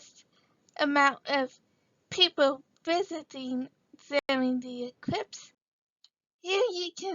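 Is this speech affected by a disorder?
Yes: cerebral palsy.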